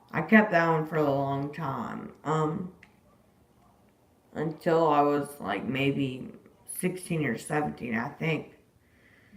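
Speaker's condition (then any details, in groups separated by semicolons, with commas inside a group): Disability causing slurred speech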